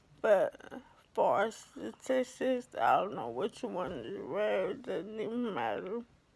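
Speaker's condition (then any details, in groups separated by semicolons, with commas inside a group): ALS; affects hands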